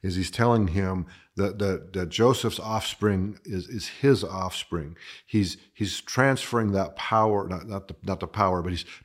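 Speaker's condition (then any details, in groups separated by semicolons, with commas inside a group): No condition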